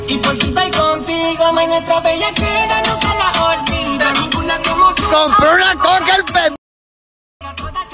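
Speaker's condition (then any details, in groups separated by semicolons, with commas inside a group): No condition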